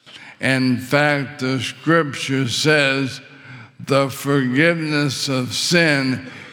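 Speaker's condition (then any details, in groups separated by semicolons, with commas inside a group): ALS; paralysis expected within a year or two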